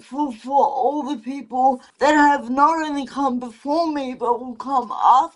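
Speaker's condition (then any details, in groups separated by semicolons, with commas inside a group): Cerebral palsy; full-time wheelchair user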